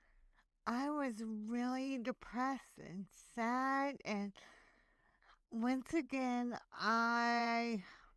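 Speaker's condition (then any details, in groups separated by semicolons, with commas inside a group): Hemiplegic cerebral palsy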